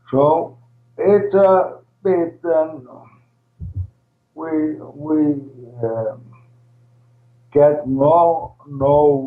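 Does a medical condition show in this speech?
Yes: ALS, primary lateral sclerosis, PLS.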